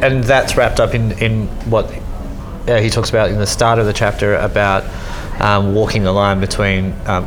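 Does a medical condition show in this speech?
Yes: cleft lip and palate.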